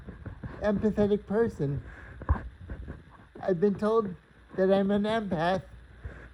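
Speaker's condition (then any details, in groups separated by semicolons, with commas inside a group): Cerebral palsy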